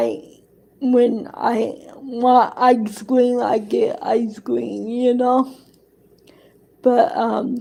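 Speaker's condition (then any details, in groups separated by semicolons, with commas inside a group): Cerebral palsy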